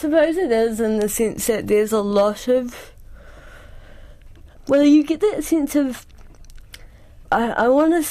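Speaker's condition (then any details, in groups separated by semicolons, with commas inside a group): Cerebral palsy; cerebral palsy since childhood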